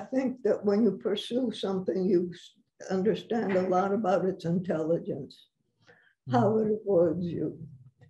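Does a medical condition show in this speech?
Yes: Parkinson's; about six years since onset.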